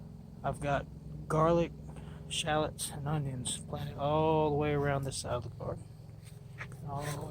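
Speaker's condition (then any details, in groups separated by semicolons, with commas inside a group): No condition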